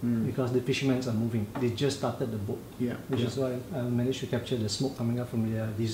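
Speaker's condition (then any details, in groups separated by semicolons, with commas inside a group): No condition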